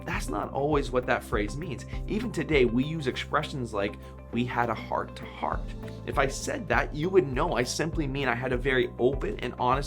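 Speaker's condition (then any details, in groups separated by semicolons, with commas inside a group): No condition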